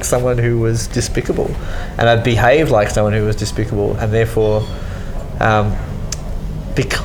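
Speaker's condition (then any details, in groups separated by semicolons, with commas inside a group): Cleft lip and palate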